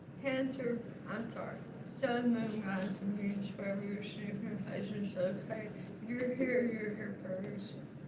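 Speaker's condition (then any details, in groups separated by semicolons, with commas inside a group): Throat cancer radiation damage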